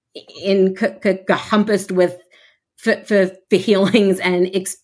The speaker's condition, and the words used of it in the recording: Stuttering. I think stuttering is a variable thing. The amount that I stutter and how stuck I feel, or